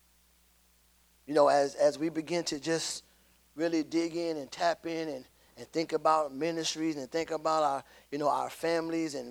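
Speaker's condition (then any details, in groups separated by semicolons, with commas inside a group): No condition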